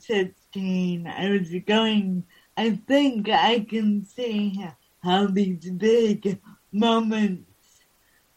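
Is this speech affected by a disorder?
Yes: cerebral palsy.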